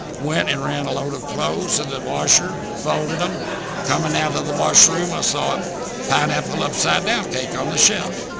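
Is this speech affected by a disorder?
No.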